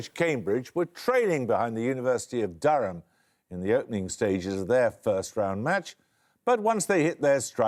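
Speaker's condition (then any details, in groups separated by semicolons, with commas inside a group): No condition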